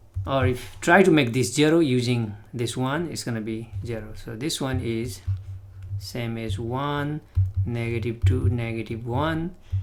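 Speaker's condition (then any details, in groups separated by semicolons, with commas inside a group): No condition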